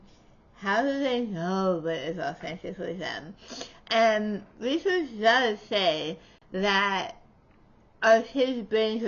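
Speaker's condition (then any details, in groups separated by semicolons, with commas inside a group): Tongue cancer surgery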